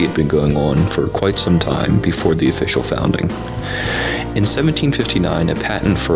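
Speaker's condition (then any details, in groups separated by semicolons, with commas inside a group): No condition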